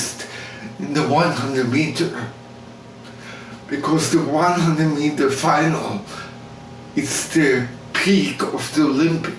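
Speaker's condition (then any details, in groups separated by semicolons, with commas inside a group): Cerebral palsy; speech impaired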